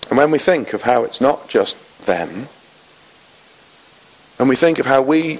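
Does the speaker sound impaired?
No.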